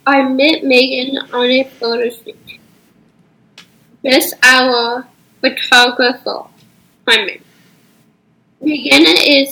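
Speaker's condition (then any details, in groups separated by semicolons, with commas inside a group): Down syndrome; spinal fusion surgery, works with life skills and communications consultant Loie k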